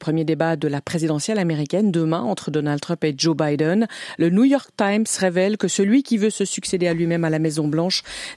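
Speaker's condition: No condition

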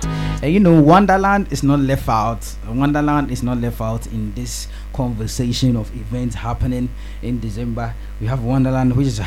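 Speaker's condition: No condition

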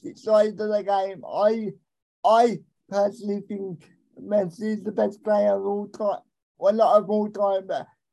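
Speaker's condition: Cerebral palsy; able to communicate

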